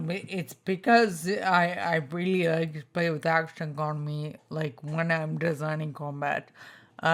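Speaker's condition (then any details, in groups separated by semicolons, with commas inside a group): Spinocerebellar ataxia type 2, SCA2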